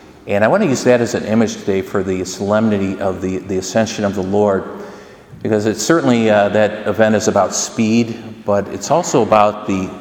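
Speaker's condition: No condition

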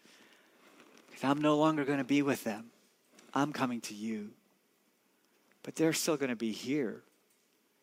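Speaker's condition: No condition

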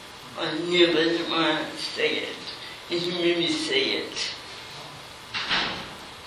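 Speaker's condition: Cerebral palsy

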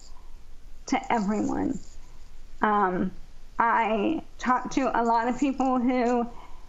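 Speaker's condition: ALS; used amplifier much of the time to be heard

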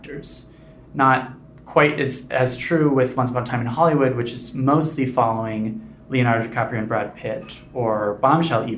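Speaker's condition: No condition

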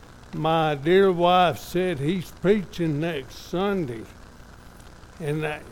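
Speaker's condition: ALS; somewhat affected, evident today

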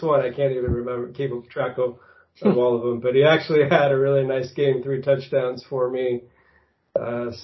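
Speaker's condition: No condition

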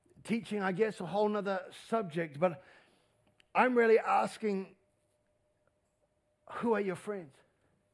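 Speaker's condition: No condition

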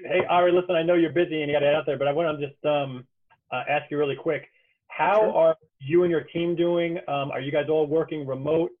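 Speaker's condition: No condition

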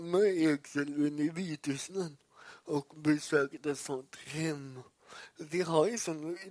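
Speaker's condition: Cerebral palsy; poor balance, legs move involuntarily, struggled with self-care as a child; great difficulty saying some words such as stockholm, much improved through practice

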